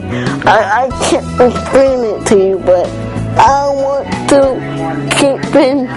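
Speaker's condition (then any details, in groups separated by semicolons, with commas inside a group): Cerebral palsy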